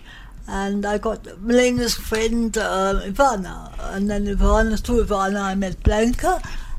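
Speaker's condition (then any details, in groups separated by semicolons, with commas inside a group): Cerebral palsy, mild; slight, from birth, born very premature, about three months early, all problems blamed on birth; general health very good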